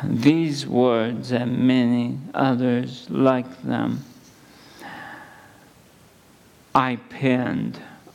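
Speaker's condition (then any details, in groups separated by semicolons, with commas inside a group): ALS; at least a couple of months since diagnosis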